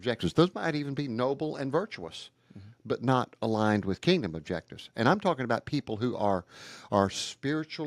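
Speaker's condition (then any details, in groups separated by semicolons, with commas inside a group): No condition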